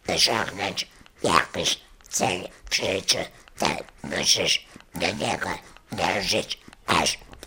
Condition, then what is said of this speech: Laryngectomy. Jest też właśnie po laryngektomii i nauczyła się pięknie mówić.